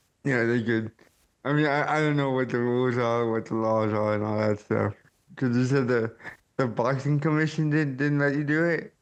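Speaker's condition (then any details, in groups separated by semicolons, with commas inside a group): Cerebral palsy; caused by stroke at birth; daily physical therapy, moves better than expected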